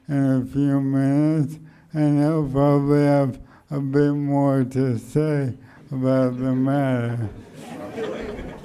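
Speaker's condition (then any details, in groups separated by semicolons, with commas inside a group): Motor neuron degeneration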